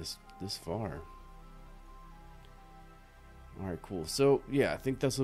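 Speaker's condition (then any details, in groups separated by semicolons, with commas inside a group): No condition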